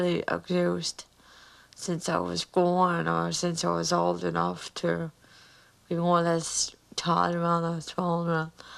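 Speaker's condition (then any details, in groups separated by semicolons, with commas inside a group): Cerebral palsy; mild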